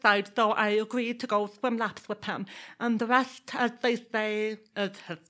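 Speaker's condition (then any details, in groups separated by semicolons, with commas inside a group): Deafness; deaf accent combined with Texas accent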